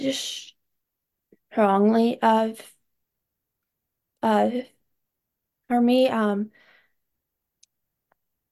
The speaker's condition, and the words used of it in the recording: Stuttering. My brother also just stutters, but he does not have a hearing loss, and like we have just similar types of just stuttering.